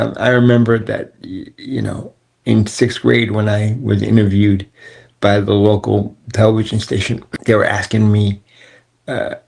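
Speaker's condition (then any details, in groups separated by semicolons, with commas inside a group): Cerebral palsy; wheelchair user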